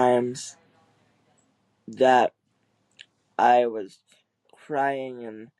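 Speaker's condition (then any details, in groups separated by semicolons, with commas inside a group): Cerebral palsy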